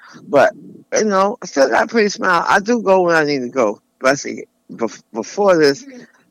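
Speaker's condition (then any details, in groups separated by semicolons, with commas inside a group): Tongue cancer; lisp, earlier sounded less clear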